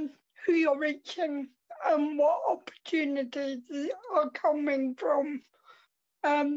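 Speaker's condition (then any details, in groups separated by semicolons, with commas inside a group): Cerebral palsy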